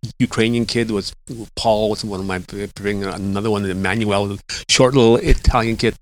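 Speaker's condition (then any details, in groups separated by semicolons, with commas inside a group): Stuttering; stutter since childhood, through school and early working years; largely stopped after Dale Carnegie public speaking course, still occasional stutter, fear of speaking gone; worse when stressed or tired, phone calls very hard, once could barely talk to anyone; prolonged sounds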